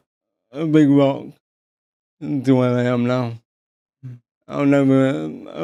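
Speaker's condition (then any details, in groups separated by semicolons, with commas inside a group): Paralysis after childhood accident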